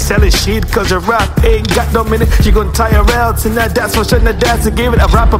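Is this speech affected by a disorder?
No.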